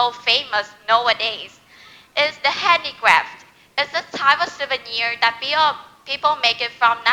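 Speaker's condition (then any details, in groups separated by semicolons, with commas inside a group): No condition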